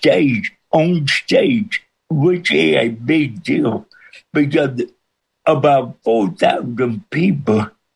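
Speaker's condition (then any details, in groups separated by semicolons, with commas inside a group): Cerebral palsy with speech impediment; cerebral palsy since birth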